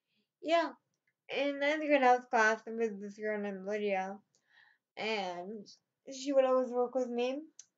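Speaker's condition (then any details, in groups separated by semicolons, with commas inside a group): Cerebral palsy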